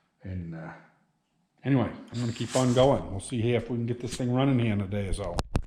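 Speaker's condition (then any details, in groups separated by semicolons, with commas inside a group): No condition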